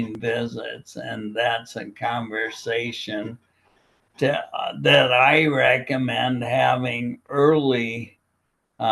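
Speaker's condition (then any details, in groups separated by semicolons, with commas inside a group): Primary lateral sclerosis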